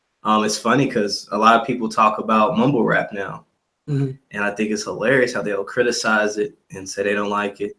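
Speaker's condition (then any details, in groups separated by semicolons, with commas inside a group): No condition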